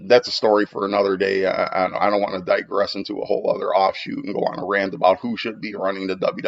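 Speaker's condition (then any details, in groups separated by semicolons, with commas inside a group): No condition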